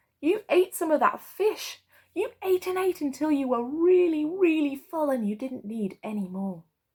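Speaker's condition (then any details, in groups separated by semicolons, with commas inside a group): No condition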